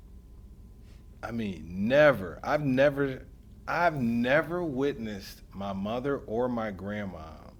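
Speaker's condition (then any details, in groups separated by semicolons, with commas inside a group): No condition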